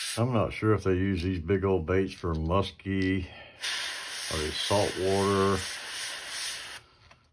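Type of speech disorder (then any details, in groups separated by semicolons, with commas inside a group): None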